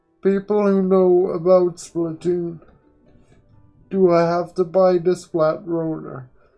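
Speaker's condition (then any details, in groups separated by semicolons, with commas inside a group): Quadriplegic cerebral palsy; uses one hand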